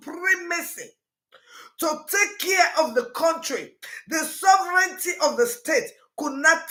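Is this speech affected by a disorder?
No.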